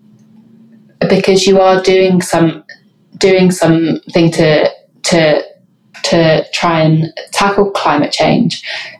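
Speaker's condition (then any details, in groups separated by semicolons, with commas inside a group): Stammer; stammering left unedited in podcast, British Stammering Association no diversity without disfluency campaign; repeated sounds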